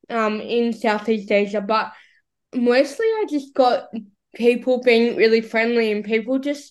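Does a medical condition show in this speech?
Yes: cerebral palsy; bilateral cochlear implants for hearing loss.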